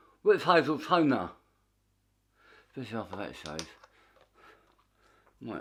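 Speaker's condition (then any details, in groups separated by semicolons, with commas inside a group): Tongue cancer; half tongue removed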